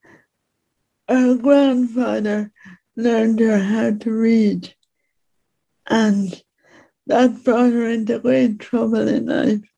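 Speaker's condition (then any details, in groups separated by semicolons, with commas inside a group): Speech impediment; disabled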